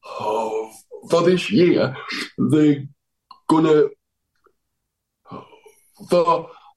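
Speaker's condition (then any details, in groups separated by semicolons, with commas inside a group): Cerebral palsy; cerebral palsy affecting left side, dodgy left arm, cannot walk, power chair, needs help getting up and dressing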